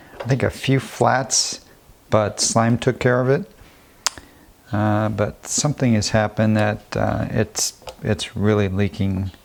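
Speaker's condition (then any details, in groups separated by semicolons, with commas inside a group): No condition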